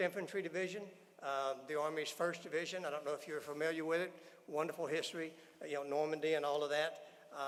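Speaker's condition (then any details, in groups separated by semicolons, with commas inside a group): No condition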